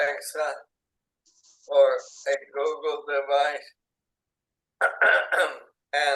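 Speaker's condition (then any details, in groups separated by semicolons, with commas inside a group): ALS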